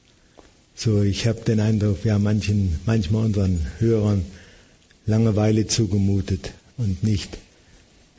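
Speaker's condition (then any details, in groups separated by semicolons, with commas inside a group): Parkinson's disease; confirmed by brain imaging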